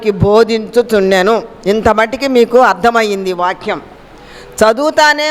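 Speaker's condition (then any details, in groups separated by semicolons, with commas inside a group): No condition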